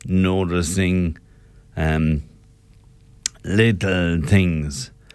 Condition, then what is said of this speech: ALS (motor neuron disease). I know I sound drunk, but that's because I have motor neurone disease.